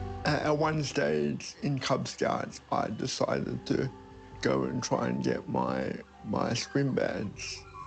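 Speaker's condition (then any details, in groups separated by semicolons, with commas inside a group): Cerebral palsy; late speech onset around age 5-6, cannot take enough breath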